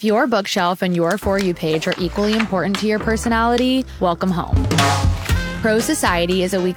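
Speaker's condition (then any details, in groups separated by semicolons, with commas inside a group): No condition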